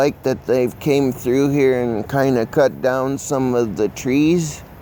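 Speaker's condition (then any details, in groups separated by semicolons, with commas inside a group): Cerebral palsy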